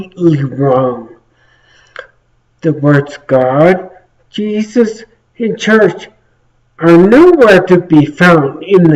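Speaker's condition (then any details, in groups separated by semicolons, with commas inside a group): Traumatic brain injury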